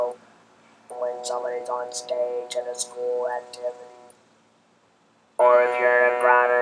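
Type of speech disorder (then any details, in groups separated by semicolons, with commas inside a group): Electrolarynx speech; laryngectomy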